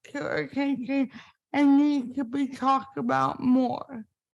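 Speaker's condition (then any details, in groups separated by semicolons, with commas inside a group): Spastic cerebral palsy; impaired speech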